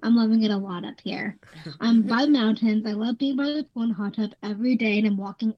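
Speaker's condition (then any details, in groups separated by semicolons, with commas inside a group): Down syndrome; mother says speaks fast, hosts say speaks and sings beautifully, eloquent, not too fast, self-described big talker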